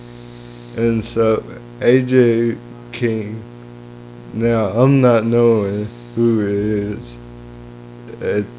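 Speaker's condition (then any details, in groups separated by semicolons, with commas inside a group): Cerebral palsy; lifelong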